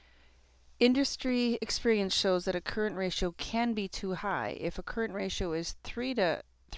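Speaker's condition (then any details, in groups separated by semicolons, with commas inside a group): No condition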